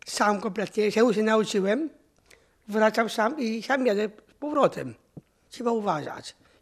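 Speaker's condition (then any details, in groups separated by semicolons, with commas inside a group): Down syndrome; adult, intellectual disability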